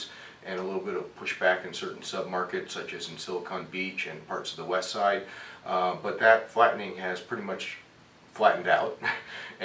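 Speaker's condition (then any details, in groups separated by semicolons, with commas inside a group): No condition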